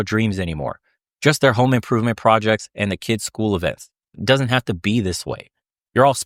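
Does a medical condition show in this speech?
No.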